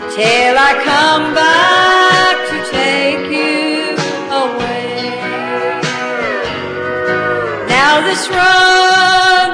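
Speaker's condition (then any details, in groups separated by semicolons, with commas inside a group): No condition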